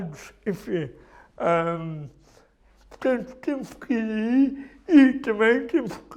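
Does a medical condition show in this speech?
Yes: cerebral palsy.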